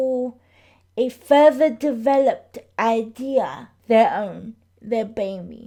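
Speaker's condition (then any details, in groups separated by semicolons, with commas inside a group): Cerebral palsy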